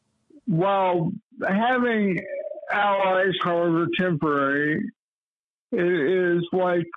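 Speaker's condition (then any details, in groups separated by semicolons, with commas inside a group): Cerebral palsy; lifelong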